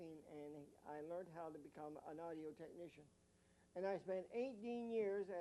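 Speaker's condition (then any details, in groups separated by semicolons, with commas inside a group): Mild cerebral palsy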